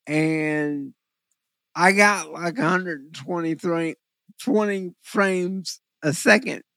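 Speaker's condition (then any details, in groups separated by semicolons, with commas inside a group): Cerebral palsy; trouble focusing with VR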